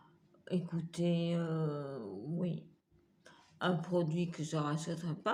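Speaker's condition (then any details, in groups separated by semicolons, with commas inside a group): Multiple sclerosis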